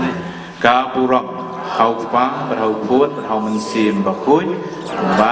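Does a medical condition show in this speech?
No.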